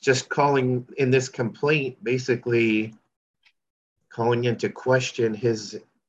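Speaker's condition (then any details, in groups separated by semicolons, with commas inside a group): No condition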